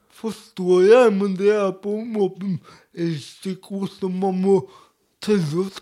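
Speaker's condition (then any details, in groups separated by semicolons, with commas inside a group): Cerebral palsy; speech difficulties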